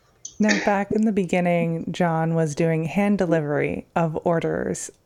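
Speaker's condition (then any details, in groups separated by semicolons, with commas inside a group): No condition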